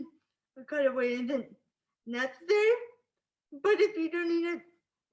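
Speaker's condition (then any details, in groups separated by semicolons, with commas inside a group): Spastic cerebral palsy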